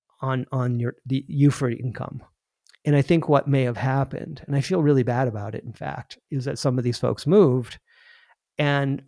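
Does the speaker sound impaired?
No.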